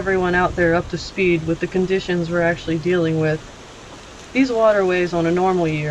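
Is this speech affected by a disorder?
No.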